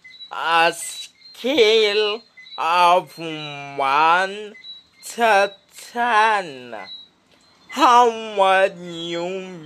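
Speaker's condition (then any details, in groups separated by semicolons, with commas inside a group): Speech impediment; no speech therapy yet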